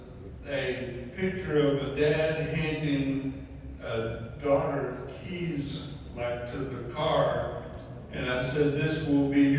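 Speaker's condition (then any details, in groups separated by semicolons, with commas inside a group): ALS; mainly right side and both legs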